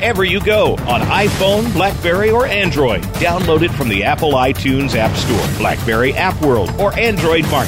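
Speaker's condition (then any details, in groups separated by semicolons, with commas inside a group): No condition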